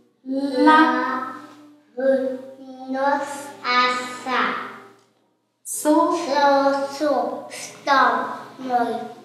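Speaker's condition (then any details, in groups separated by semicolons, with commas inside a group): Motor alalia; two months of speech therapy; names pictures with some distortions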